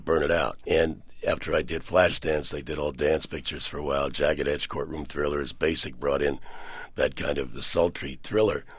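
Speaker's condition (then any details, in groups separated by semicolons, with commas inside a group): Partial laryngectomy for throat cancer, partial (80% of larynx removed); unable to speak about 2 years, early voice like Brando in The Godfather, improved, called sexy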